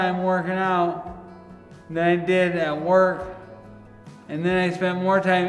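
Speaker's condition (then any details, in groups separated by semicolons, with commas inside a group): Traumatic brain injury; struck by vehicle, upper-body paralysis; almost 15 years since injury, service dog, caregiver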